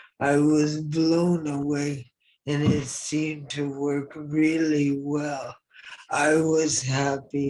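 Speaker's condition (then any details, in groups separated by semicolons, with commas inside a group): ALS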